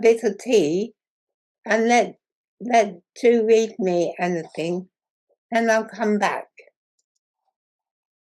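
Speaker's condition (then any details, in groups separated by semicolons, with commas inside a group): Muscular dystrophy; progressive muscle wasting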